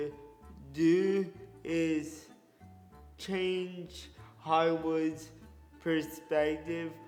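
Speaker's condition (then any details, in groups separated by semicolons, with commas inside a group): Cerebral palsy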